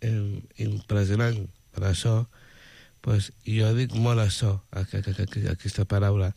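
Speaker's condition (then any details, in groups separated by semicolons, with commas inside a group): Down syndrome; intellectual disability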